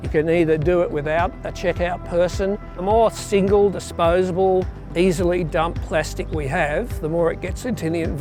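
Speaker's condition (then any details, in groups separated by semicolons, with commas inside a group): No condition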